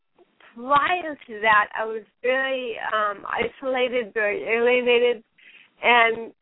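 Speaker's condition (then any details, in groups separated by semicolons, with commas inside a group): Cerebral palsy; since birth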